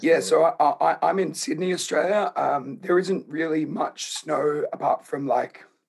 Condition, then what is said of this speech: Throat cancer. Find it hard to project my voice and stuff these days.